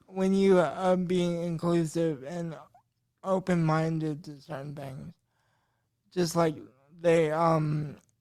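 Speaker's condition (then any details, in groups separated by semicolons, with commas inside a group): Cerebral palsy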